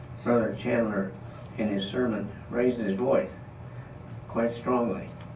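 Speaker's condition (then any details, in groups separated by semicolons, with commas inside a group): Parkinson's disease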